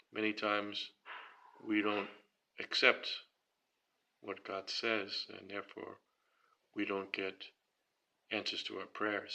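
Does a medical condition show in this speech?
No.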